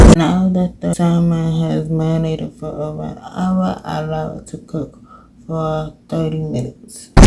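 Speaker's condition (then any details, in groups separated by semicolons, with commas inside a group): Cerebral palsy; from birth, left leg affected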